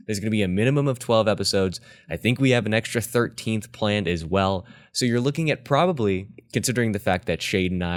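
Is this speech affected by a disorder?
No.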